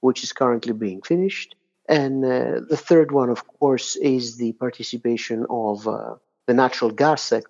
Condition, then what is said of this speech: No condition.